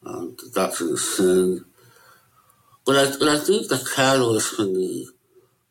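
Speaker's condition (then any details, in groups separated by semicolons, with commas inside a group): Möbius syndrome; not understood by everybody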